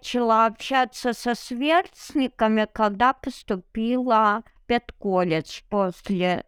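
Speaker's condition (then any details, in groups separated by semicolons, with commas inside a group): Cerebral palsy; no wheelchair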